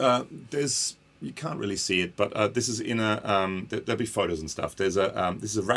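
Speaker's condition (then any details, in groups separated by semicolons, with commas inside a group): No condition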